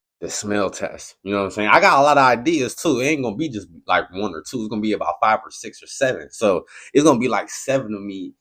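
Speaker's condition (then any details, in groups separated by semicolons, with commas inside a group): No condition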